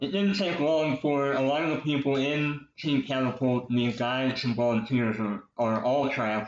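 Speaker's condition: Cleft lip and palate, popliteal pterygium syndrome

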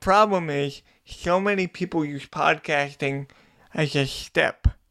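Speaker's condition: Cerebral palsy; limited outdoor play in childhood

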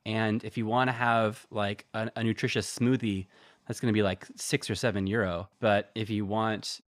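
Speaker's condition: No condition

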